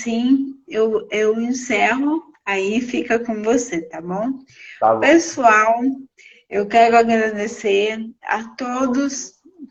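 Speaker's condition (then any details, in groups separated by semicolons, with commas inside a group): Cerebral palsy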